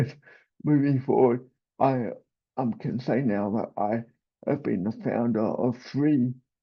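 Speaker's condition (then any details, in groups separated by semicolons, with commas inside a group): Cerebral palsy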